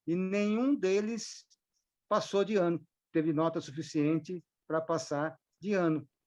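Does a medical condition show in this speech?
No.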